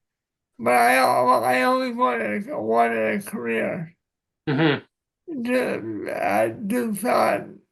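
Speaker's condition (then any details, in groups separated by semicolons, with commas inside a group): Cerebral palsy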